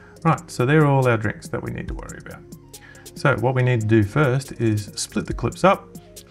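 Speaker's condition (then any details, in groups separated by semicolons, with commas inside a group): No condition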